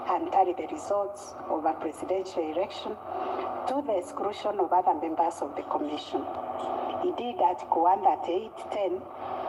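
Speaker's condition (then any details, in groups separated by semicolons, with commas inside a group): No condition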